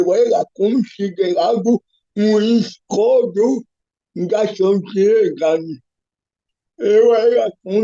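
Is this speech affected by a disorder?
Yes: cerebral palsy; physical disability.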